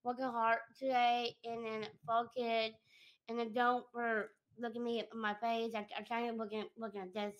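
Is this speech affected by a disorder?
Yes: Down syndrome; extra 21st chromosome, prenatal diagnosis suspected, cultured blood cell test, California lab; beautiful singing voice.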